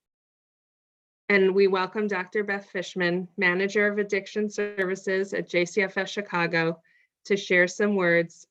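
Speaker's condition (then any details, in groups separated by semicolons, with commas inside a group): No condition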